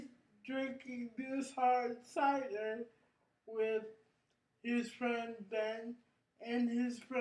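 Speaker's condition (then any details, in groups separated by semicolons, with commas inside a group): Cerebral palsy; brain injury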